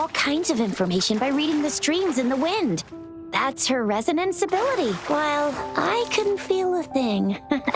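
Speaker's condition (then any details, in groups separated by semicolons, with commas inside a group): No condition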